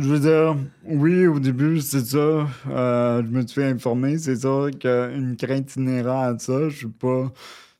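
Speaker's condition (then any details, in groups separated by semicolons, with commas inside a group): Cerebral palsy, near quadriplegia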